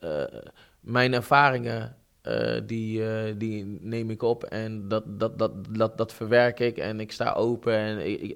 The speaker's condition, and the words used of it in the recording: Stuttering. Als ik alles op zijn beloop laat, dan, ja, dan stotter ik veel.